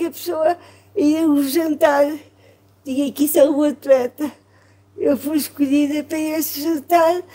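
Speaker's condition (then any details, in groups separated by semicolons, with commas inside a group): Cerebral palsy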